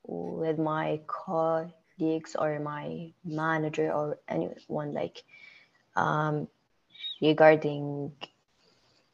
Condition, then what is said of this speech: Stuttering. So I learned English as a second language, and I speak fluently in English more than